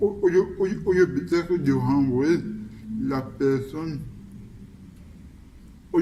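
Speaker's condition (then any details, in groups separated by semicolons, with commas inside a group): Cerebral palsy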